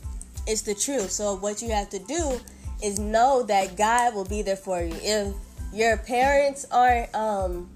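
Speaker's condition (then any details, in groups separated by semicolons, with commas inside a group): No condition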